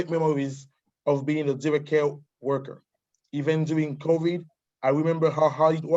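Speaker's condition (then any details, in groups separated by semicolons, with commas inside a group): No condition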